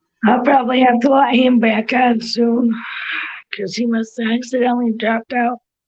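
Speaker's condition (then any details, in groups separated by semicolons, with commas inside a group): Cerebral palsy; tracheotomy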